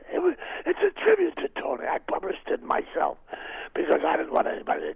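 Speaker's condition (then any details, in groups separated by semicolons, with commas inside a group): Throat cancer, vocal cord removed, partial laryngectomy, right vocal cord removed; talking does not hurt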